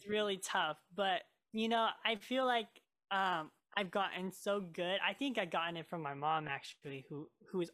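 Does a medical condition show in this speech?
Yes: cleft lip and palate; congenital cleft lip and palate, many childhood surgeries, major closure surgery, lip scar, scar removal declined; cleft made eating, talking and singing hard while growing up.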